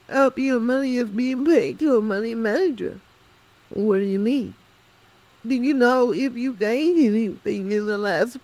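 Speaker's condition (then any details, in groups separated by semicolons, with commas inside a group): Cerebral palsy; speech affected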